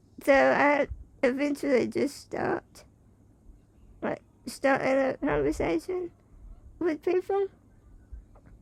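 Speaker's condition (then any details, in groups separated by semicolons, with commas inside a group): Spinal muscular atrophy type 2; able to speak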